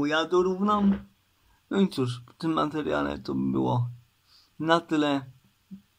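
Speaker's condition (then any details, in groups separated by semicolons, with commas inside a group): Cerebral palsy; uses wheelchair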